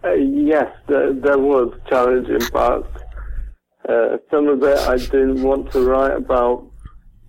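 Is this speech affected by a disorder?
Yes: cerebral palsy; present from birth, caused by doctors' negligence at delivery, dead for 26 minutes at birth.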